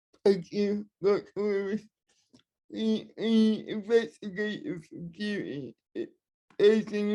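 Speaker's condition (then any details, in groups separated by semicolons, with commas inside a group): Cerebral palsy, spastic and dyskinetic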